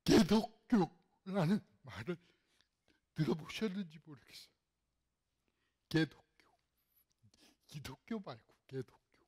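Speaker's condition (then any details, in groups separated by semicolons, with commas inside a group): Cerebral palsy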